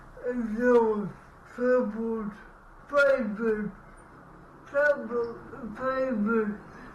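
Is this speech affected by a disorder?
Yes: cerebral palsy.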